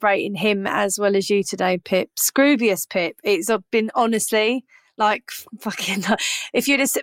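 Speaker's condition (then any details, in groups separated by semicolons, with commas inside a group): No condition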